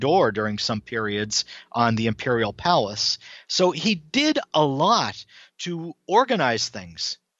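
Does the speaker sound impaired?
No.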